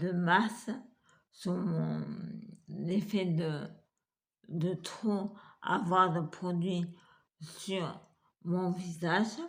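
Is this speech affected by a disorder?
Yes: multiple sclerosis; uses wheelchair.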